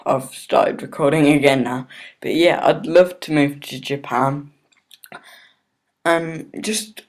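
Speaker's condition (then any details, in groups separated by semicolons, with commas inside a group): Cerebral palsy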